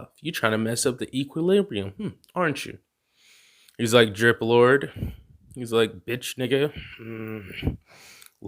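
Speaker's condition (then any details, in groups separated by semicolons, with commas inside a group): No condition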